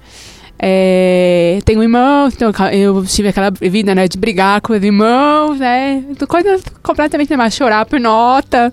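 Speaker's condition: Deafness; oral deaf, profound loss left ear, severe loss right ear, hearing aid one side only, other side little benefit; speech therapy almost whole life, cannot make phone calls

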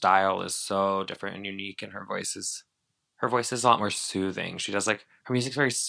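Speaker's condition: No condition

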